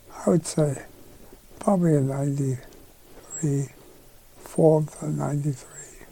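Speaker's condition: Lou Gehrig's disease; speech difficult but still possible, able to speak until nearly the end

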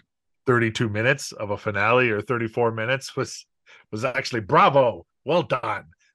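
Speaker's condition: No condition

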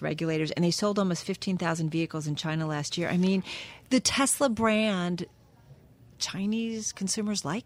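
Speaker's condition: No condition

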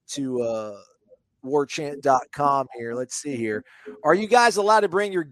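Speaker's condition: No condition

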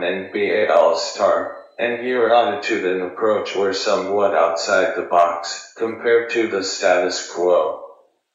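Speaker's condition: ALS, speech-generating device; former NFL player, ALS diagnosed a few years after blocked punt in New Orleans; about a decade living with ALS; communicates using technology, message heard on answering machine

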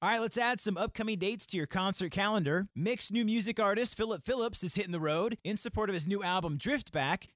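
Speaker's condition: No condition

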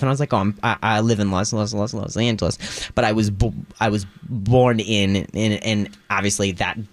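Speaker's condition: Stutter, acquired after head injury; acquired in adulthood in Los Angeles, softball grounder hit throat at shortstop, fell backwards; voice lessons and breathing exercises for more control; high voice, stutters saying home city name, learned to sing; repeated sounds, repeated words, blocks

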